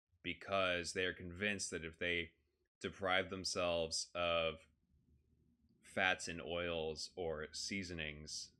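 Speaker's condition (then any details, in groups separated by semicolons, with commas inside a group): No condition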